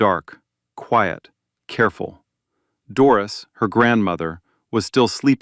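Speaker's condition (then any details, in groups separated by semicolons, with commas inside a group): No condition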